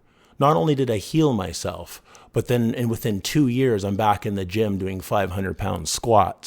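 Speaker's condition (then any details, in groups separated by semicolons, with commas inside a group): No condition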